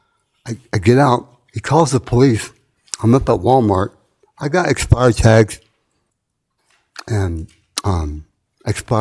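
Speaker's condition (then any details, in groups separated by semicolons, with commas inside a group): Tardive dyskinesia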